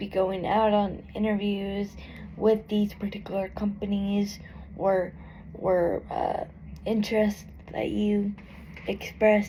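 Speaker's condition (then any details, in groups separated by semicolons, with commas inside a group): Cerebral palsy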